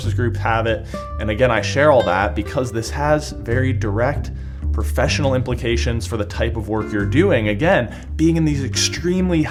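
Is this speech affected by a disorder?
No.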